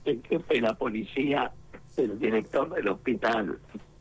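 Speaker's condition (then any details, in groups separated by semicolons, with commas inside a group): Laryngectomy, esophageal speech; some bad days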